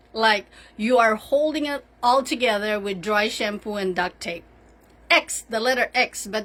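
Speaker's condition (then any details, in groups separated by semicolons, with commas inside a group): No condition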